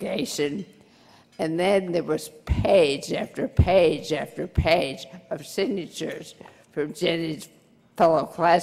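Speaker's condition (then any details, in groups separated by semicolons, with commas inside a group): Brain injury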